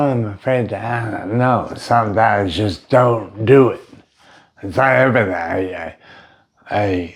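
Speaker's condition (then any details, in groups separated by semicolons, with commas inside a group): Brain injury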